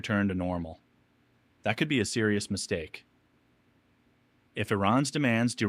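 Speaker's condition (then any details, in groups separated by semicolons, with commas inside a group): No condition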